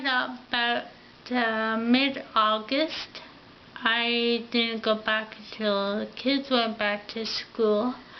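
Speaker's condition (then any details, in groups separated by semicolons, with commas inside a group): Ataxia; affects mouth and tongue coordination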